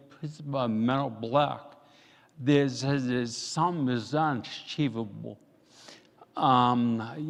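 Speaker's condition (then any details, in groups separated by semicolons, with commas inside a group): Ataxia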